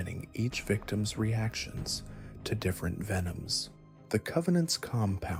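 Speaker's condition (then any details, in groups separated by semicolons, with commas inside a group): No condition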